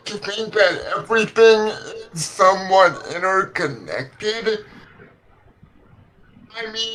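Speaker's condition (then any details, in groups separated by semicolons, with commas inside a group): Cerebral palsy; legs affected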